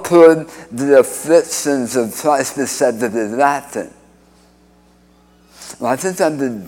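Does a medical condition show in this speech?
Yes: speech impediment after cancer surgery; incurable recurrent cancer in mouth floor and tongue, chemotherapy, radiation, failed immunotherapy at Dana-Farber, antibody drug.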